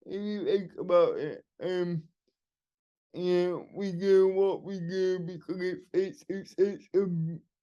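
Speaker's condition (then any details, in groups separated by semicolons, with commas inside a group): Cerebral palsy; wheelchair user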